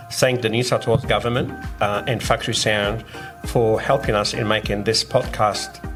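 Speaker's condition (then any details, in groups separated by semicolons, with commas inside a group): No condition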